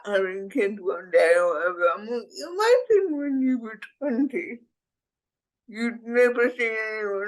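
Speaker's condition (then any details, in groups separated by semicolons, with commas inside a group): Cerebral palsy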